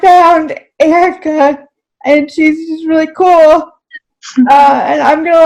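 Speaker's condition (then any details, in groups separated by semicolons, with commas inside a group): Cerebral palsy; voice affected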